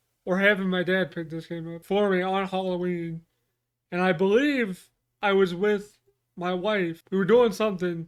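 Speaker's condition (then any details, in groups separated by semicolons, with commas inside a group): Cerebral palsy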